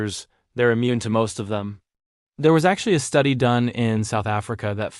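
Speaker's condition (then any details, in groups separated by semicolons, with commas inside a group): No condition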